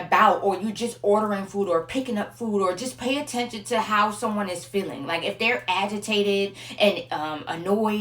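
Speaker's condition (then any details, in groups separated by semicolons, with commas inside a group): No condition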